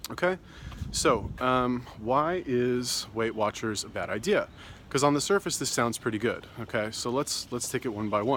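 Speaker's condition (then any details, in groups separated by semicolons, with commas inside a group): No condition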